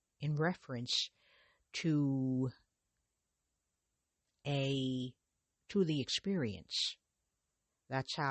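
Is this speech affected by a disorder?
No.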